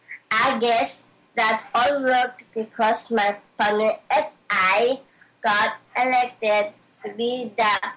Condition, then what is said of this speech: Down syndrome. Since I have some speech difficulties because of my condition, I do all reading practices.